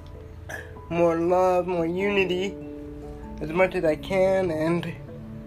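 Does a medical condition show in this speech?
Yes: cerebral palsy; uses wheelchair.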